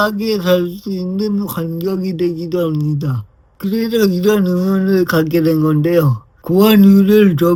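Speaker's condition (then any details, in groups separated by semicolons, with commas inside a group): Brain lesion disability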